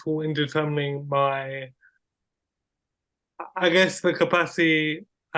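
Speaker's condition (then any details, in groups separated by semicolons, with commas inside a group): Cerebral palsy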